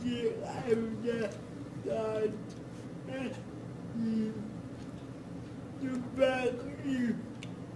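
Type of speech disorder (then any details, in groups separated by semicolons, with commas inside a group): Dysarthria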